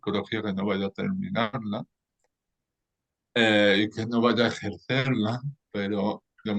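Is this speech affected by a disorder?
Yes: cerebral palsy.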